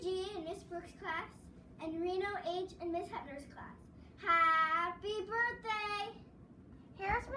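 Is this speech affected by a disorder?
No.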